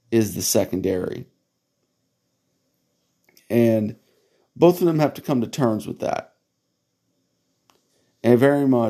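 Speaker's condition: No condition

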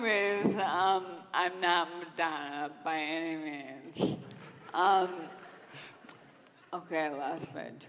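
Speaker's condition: Friedreich's ataxia; progressive

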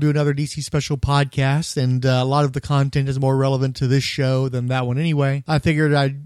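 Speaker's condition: No condition

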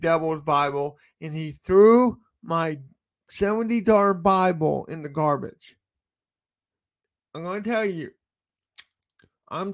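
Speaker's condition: Cerebral palsy

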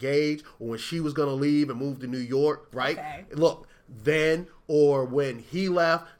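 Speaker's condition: No condition

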